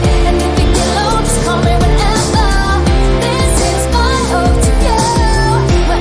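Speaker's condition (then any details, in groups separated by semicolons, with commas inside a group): No condition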